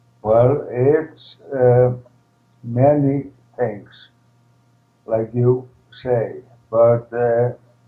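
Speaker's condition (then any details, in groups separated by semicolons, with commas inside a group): ALS, primary lateral sclerosis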